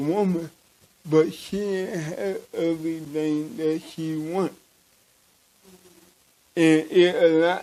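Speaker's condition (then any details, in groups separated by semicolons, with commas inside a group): Cerebral palsy; from birth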